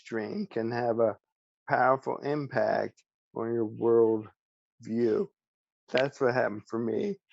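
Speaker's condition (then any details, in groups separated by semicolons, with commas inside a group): ALS; speech still preserved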